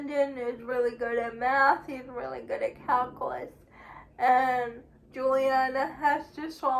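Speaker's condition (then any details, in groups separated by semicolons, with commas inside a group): Cerebral palsy; uses wheelchair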